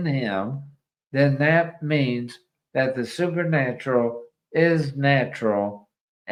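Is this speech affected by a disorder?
Yes: ALS.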